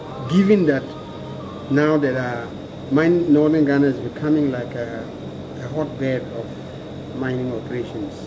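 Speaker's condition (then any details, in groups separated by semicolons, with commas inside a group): No condition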